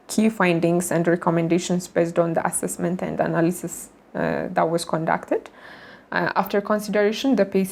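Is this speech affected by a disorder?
No.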